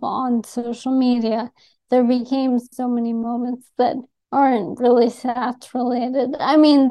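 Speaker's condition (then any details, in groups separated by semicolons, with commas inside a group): ALS; diagnosed within about past year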